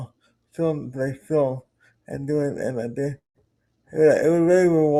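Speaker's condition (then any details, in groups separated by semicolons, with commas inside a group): Cerebral palsy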